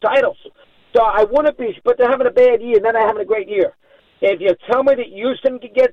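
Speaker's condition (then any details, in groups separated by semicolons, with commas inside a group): No condition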